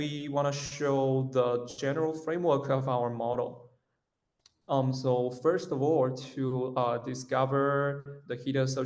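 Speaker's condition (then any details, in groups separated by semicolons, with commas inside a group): No condition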